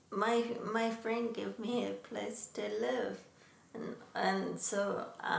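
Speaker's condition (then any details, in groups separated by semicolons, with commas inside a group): Traumatic brain injury; car crash; nine years since injury, coma, wheelchair one year, residential rehab; relearned talking, speech and language therapy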